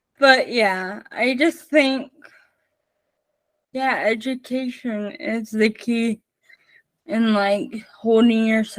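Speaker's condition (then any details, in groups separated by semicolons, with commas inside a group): Spastic cerebral palsy, mixed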